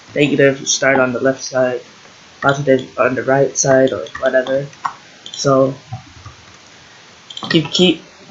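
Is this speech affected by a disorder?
No.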